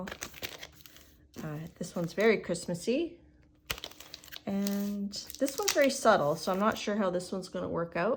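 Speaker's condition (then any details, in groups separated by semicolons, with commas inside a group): No condition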